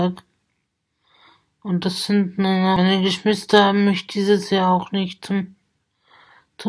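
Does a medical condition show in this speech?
Yes: spasticity from birth; multiple sclerosis.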